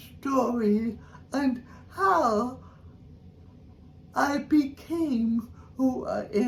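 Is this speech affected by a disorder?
Yes: cerebral palsy.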